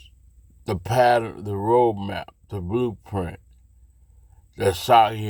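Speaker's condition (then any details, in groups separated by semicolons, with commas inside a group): Slurred speech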